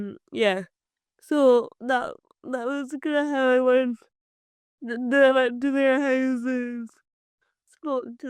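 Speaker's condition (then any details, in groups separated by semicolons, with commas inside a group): Cerebral palsy; from birth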